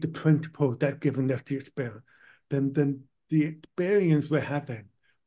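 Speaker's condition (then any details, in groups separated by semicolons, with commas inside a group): Profound deafness, born profoundly deaf, cochlear implant; cochlear implant one ear after ear problem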